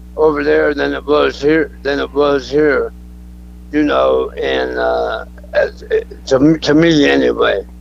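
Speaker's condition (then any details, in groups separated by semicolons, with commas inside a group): Throat cancer; cancer survivor, alive and well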